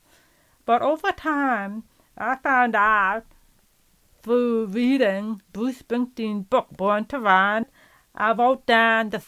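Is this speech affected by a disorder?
Yes: profound deafness; profoundly deaf since earliest memory, legally blind from early 20s, 10% peripheral vision left; learned to speak with speech therapist help, therapy in elementary and high school.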